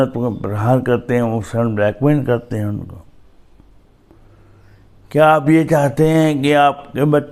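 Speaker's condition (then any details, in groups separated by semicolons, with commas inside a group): Cerebral palsy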